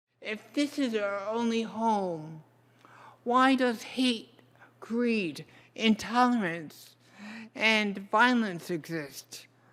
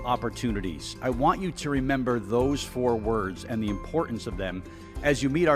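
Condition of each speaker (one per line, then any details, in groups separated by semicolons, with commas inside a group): Cerebral palsy; from birth, turned feet treated with braces
No condition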